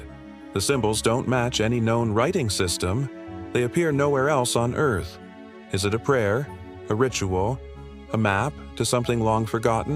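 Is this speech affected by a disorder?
No.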